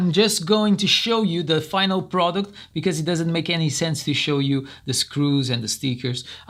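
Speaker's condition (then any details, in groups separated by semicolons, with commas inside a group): No condition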